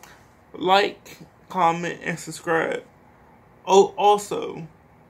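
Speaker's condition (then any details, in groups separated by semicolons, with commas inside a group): Cerebral palsy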